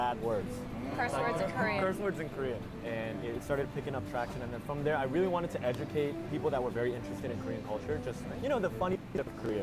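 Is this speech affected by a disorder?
No.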